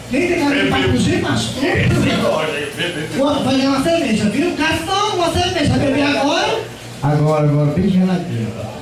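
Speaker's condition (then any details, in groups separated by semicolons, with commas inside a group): No condition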